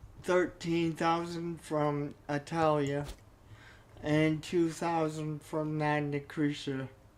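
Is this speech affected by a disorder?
Yes: cerebral palsy; only one hand usable.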